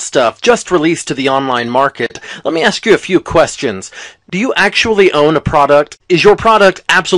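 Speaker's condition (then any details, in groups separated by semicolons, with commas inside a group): No condition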